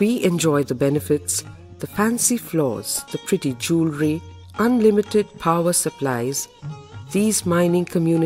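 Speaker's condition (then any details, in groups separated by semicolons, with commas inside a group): No condition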